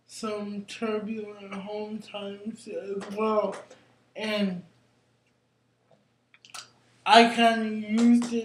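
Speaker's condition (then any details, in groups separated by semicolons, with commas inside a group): Cerebral palsy; brain injury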